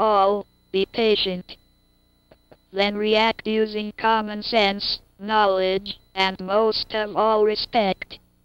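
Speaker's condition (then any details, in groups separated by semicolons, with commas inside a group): Cerebral palsy; cannot move limbs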